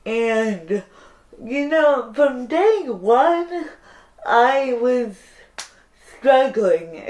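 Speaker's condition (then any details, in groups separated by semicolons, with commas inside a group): Cerebral palsy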